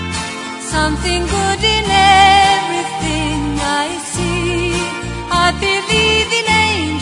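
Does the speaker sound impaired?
No.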